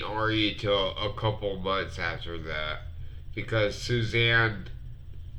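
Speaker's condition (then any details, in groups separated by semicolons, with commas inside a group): Multiple sclerosis; sometimes hard to breathe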